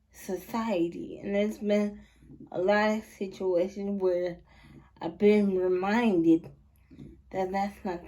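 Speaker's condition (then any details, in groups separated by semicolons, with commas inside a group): Cerebral palsy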